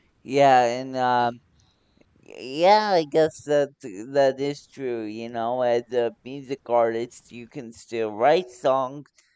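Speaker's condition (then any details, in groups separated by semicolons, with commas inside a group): Cerebral palsy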